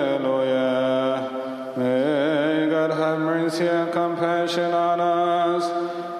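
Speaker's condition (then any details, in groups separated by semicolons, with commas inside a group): No condition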